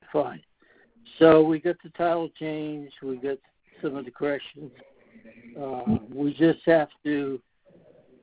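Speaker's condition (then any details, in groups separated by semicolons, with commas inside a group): Parkinson's disease; trouble speaking, hard for listener to understand, asked to speak louder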